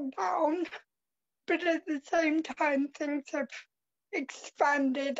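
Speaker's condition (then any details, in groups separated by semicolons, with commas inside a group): Cerebral palsy; from birth, crutches, wheelchair, scooter, surgery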